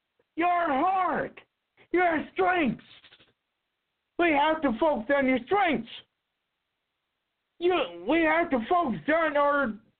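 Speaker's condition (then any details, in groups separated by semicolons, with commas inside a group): Cerebral palsy; visible to casting agents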